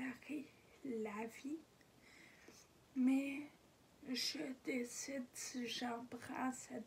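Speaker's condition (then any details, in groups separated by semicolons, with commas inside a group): Ataxia; degenerative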